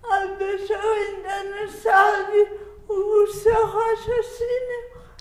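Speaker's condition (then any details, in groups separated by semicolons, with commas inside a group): Cerebral palsy; cerebral palsy from birth, dictates texts for another person to write down; listeners sometimes misunderstand words, difficulty with punctuation when writing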